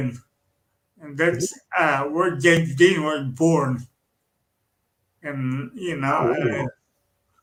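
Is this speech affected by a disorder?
Yes: cerebral palsy.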